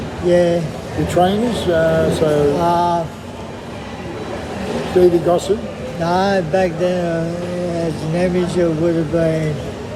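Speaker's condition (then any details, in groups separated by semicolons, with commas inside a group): MND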